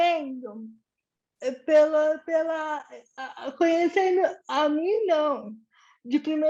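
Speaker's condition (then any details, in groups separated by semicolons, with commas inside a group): Cerebral palsy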